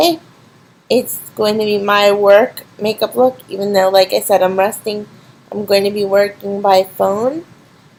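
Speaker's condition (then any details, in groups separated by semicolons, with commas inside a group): Cerebral palsy; physical disability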